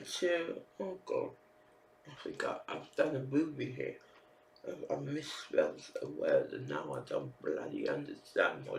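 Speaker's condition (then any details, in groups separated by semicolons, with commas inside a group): Facial palsy; can barely hear own speech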